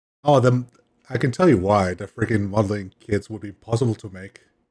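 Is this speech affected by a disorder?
No.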